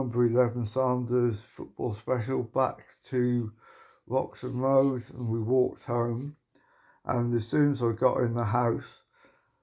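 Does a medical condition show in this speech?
Yes: motor neuron disease.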